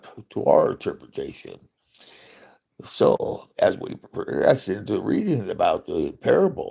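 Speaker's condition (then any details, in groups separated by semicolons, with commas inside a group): Parkinson's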